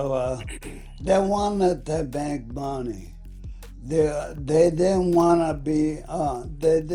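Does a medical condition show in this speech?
Yes: ALS.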